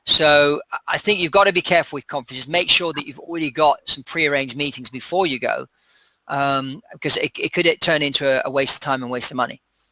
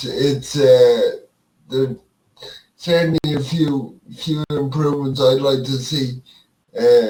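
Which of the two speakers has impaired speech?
The second: cerebral palsy.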